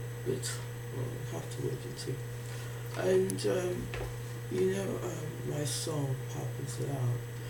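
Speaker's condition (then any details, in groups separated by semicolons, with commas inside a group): Facial palsy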